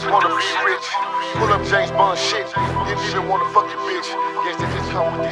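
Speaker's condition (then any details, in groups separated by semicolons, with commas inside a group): No condition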